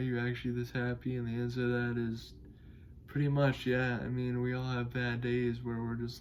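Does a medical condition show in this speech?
Yes: cerebral palsy; able to speak.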